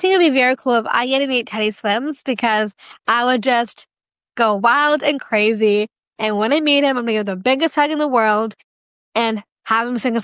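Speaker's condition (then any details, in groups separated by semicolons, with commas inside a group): Down syndrome; duplicate of the 21st chromosome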